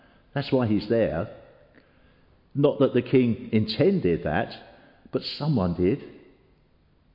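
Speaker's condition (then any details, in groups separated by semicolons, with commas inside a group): No condition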